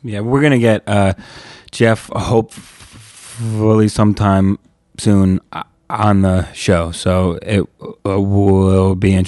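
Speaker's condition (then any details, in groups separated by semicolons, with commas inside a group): Stuttering; stuttering since childhood; stutter-like tension when signing own name, worse under pressure or with people watching; prolonged sounds, blocks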